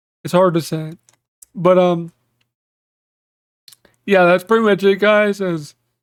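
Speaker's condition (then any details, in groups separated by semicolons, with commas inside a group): Cerebral palsy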